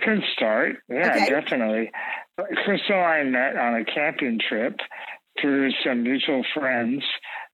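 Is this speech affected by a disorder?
Yes: spinal muscular atrophy type 2.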